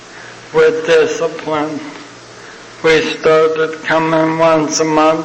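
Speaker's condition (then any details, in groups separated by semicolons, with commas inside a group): ALS (Lou Gehrig's disease); young onset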